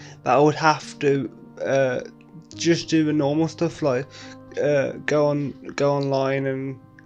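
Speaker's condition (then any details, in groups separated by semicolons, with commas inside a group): Quadriplegic cerebral palsy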